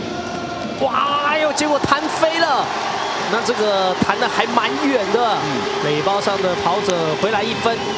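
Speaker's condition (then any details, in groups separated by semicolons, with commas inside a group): No condition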